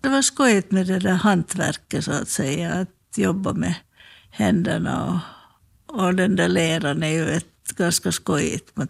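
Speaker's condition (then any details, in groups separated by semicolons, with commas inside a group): Parkinson's disease; very clumsy fumbling hands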